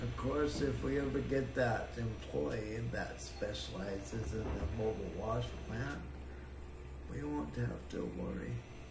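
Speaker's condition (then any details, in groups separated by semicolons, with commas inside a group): Cerebral palsy; breathing fine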